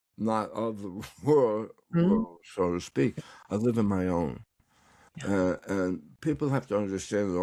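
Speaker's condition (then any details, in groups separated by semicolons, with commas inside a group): Tongue cancer; recovering, tongue exercises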